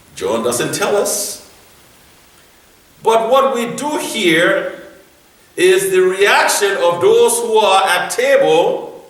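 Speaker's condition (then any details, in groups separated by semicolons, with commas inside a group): No condition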